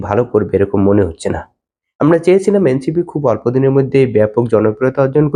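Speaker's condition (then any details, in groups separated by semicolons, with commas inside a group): No condition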